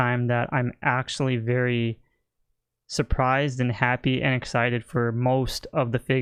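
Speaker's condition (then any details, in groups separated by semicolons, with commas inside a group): No condition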